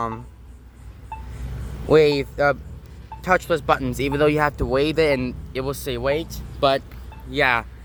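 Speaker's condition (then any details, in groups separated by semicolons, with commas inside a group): No condition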